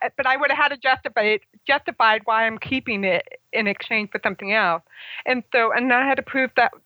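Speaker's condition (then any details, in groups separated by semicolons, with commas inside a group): Congenital hearing loss; about 75% hearing loss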